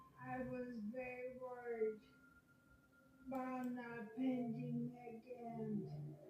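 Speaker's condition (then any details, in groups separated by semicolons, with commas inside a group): Paraneoplastic cerebellar degeneration; autoimmune, cancer-related; cancer removed, still struggles to speak; slurring, worse when tired, struggles to speak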